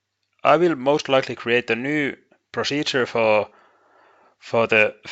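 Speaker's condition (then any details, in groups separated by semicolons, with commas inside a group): No condition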